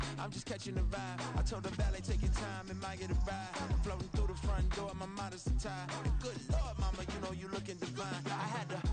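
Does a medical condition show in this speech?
No.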